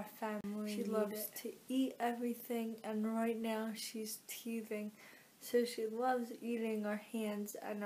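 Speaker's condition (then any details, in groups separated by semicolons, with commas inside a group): Cerebral palsy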